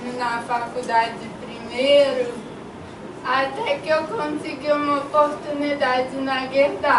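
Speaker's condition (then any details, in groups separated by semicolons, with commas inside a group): Cerebral palsy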